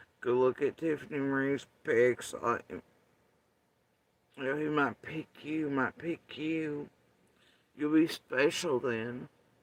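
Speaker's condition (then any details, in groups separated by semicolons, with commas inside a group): Facial paralysis after surgery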